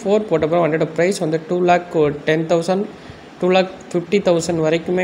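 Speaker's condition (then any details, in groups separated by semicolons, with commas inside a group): No condition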